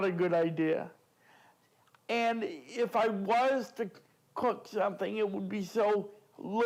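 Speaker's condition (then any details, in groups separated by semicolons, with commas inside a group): Cerebral palsy; affects motor skills, no gross motor skills; totally dependent for all daily activities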